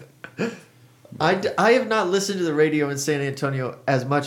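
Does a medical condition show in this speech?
No.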